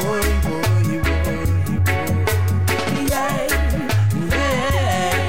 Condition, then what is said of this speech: None; typical speech.